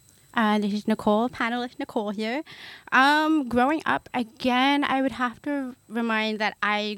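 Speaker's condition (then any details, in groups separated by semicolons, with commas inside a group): Hard of hearing; hard of hearing since age one, considered permanent; wears hearing aid, sometimes struggles to hear in conversation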